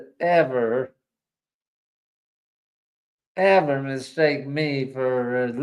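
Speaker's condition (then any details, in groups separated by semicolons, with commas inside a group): ALS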